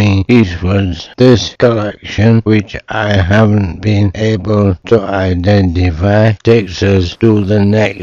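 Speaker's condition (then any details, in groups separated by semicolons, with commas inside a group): Motor neuron disease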